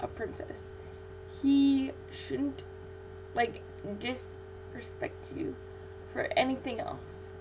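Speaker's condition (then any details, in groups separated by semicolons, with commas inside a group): Cerebral palsy; infant ventilator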